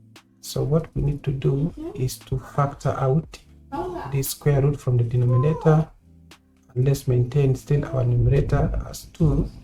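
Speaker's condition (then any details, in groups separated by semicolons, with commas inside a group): No condition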